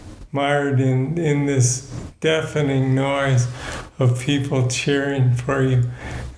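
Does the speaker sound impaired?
Yes: Parkinson's disease; degenerative nervous system disorder, about 18 years since diagnosis; still cycling, balance problems, reduced control of body functions, tasks take much longer.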